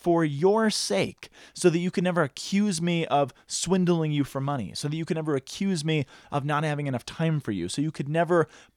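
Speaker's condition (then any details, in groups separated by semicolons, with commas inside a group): No condition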